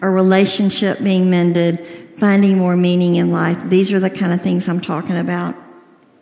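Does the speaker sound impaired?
Yes: cleft lip and palate; congenital, severe, round-the-clock feeding in infancy, surgery once birth weight reached to enable eating and talking.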